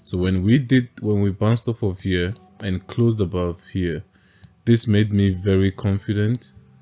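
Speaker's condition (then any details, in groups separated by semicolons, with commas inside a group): No condition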